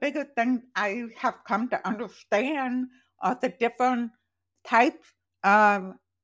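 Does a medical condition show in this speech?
Yes: profoundly deaf, congenital; born profoundly deaf, hearing aid wearer, learned to speak orally, does not know sign language; wears hearing aids; accent from deafness, not British, described as accent from nowhere.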